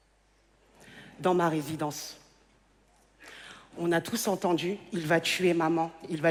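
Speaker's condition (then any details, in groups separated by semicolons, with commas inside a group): No condition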